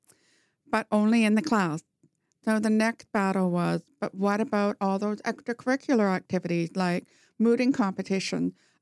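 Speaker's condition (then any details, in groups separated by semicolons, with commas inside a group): Profound hearing loss; did not talk until age four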